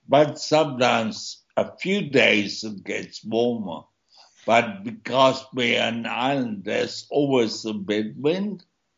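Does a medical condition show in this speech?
Yes: stroke with speech impediment; tracheotomy, nasal feeding tube, vena cava filter, right side partly paralyzed; many years after stroke, slack vocal cords on that side; had to learn to speak again, speech impediment still audible, presses more air to sound.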